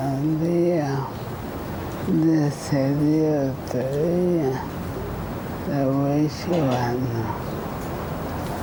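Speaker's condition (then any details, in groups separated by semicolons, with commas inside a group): ALS; practically unable to speak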